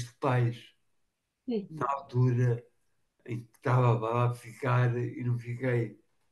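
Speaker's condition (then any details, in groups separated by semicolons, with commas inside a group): Machado-Joseph disease (sca3)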